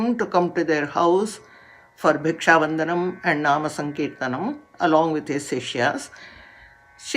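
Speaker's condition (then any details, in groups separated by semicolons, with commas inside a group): No condition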